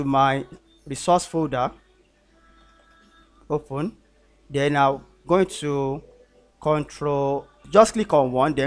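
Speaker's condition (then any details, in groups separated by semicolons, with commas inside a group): No condition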